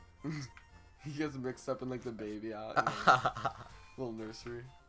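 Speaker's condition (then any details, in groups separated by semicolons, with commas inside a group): No condition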